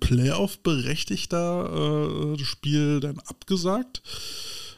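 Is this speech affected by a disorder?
No.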